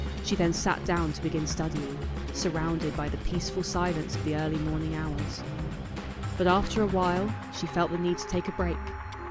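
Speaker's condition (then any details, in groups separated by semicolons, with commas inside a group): No condition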